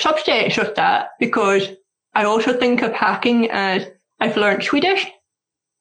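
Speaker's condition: Deafness; learned to speak through speech therapy, progressive eyesight loss

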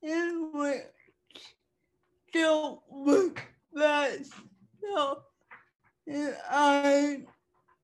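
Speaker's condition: Cerebral palsy; cerebral palsy since childhood

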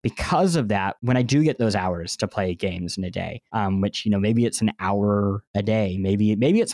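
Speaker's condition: Cleft lip and palate; bandaged

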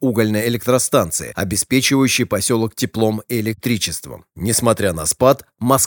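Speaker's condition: No condition

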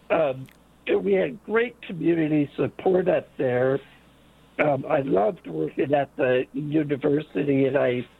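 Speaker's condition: Late-onset Pompe disease; over 250 infusions

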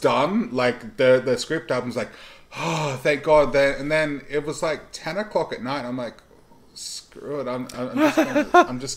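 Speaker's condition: Stutter; speaks slower to make stutter come out less, slowed pace on earlier solo podcast; repeated sounds, repeated words

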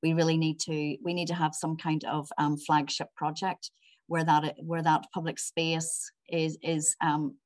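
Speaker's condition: No condition

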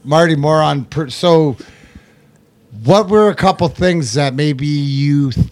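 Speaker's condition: No condition

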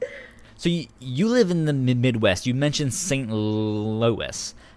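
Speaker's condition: Stuttering; described as speech impediment; stutters when talking, stutter sometimes mistaken for shivering from cold; repeated sounds, blocks

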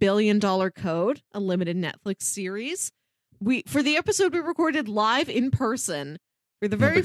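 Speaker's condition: No condition

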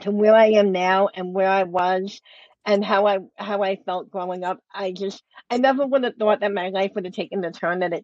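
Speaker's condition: Cleft lip and palate; congenital, surgeries from 2 months, lip and palate closure, nose reconstruction, two bone grafts, ear tubes; adult, upper teeth implant bridge, no front upper bone, last surgery second bone graft early thirties; speech affected, workplace discrimination over how speaks

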